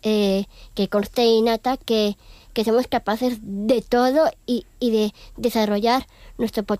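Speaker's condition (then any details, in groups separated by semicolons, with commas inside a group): Down syndrome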